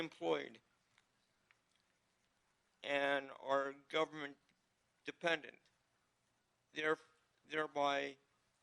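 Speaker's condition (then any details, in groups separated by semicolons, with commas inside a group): Cerebral palsy; needs ramps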